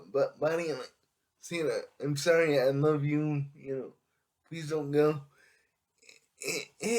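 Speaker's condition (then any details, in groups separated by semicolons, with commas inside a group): Cerebral palsy; affects all muscles; able to speak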